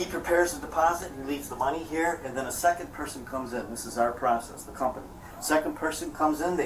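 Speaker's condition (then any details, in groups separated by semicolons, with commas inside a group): No condition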